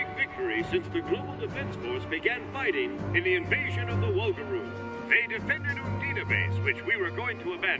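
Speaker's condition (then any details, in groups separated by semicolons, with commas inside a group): No condition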